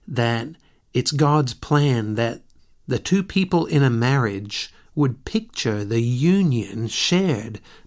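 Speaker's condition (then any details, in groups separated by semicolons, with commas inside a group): No condition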